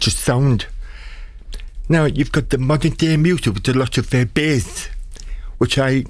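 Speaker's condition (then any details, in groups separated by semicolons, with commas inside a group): Deaf since birth; congenital deafness, never had hearing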